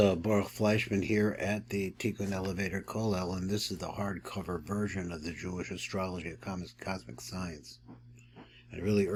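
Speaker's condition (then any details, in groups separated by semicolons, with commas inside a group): No condition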